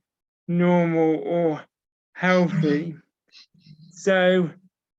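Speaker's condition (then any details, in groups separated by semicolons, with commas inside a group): Cerebral palsy; from birth, uses wheelchair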